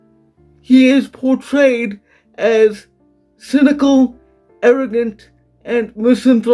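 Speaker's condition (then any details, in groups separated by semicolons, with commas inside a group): Quadriplegic cerebral palsy, severe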